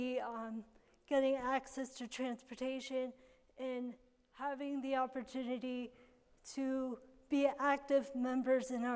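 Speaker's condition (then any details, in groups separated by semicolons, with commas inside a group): Cerebral palsy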